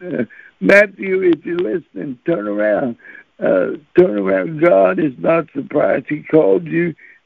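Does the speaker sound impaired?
Yes: cerebral palsy; since birth.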